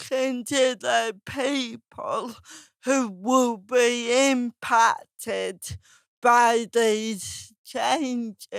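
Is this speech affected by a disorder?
Yes: cerebral palsy; speech therapy as child.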